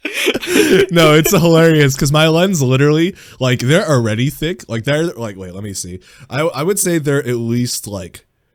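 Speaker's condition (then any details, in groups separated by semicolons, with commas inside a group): No condition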